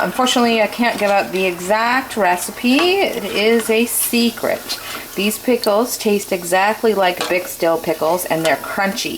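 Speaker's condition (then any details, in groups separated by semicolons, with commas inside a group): No condition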